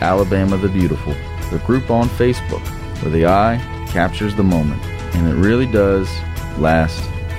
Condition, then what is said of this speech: No condition.